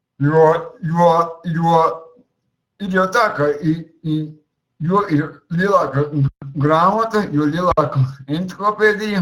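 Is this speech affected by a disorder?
Yes: cerebral palsy; speech not very clear.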